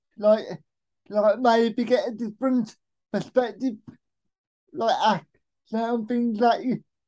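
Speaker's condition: Cerebral palsy; speech affected

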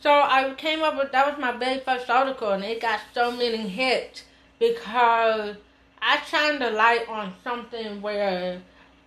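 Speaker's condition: Hearing loss; umbilical cord around neck

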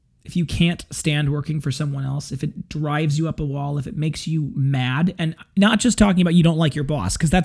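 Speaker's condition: No condition

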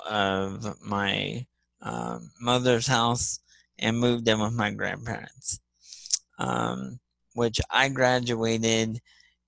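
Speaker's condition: Spastic cerebral palsy; physical and occupational therapy in childhood, multi-handicap class, once on 24 medications; off nearly all medications, smart drive wheelchair system with scroll wheel speed control

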